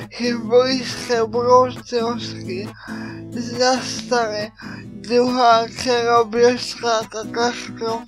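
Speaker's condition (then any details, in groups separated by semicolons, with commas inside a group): Cerebral palsy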